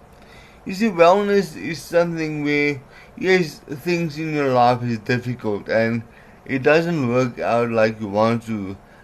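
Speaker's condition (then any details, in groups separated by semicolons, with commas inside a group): Cerebral palsy; breathing weakness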